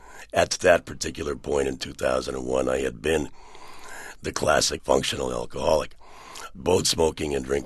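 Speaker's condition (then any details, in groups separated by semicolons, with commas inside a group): Partial laryngectomy for throat cancer; 80% larynx removed, Cleveland Clinic experimental surgery attaching left neck muscles, long-term trach; unable to speak about two years, once sounded like Brando, voice now improved but noticeably altered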